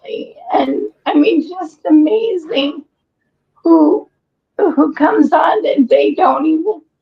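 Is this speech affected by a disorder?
Yes: ALS; breathless after exertion.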